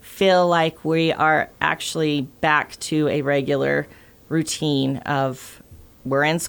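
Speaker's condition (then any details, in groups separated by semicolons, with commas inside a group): No condition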